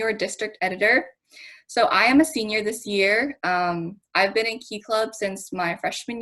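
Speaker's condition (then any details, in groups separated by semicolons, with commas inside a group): No condition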